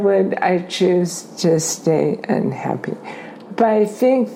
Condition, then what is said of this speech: ALS (motor neuron disease). So I sound like I've had a couple glasses of wine or my tongue